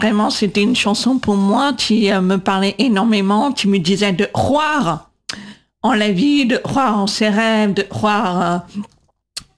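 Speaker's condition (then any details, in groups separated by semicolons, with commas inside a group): Profound congenital deafness, congenital, due to cytomegalovirus (CMV); cochlear implants left 8.5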